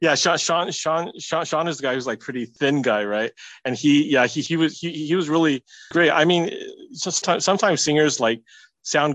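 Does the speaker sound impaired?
Yes: stutter; stuttering since at least high school; blocks in the middle of talking to groups; here repeated sounds, repeated words.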